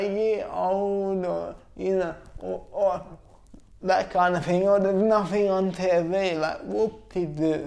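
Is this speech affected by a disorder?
Yes: cerebral palsy.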